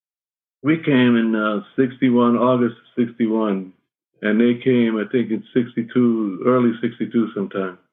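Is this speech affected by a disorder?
Yes: Parkinson's; sometimes shaking, voice shakier than usual at recording; shaky voice, may stumble on words.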